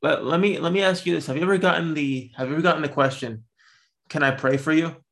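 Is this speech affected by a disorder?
No.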